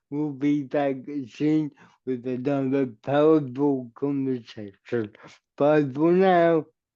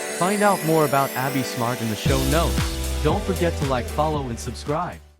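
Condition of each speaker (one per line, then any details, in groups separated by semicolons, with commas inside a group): Cerebral palsy; permanent wheelchair user; uses walker, therapy, gym, yoga; speech impediment, rehearsed words for clarity
No condition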